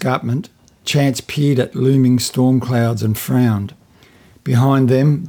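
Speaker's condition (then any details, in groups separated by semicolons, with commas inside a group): No condition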